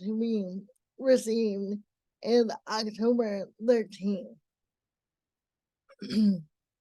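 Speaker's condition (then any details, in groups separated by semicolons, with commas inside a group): Cerebral palsy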